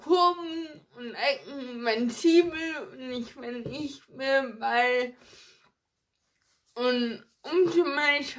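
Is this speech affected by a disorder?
Yes: ataxia; ataxia affecting hands and fingers.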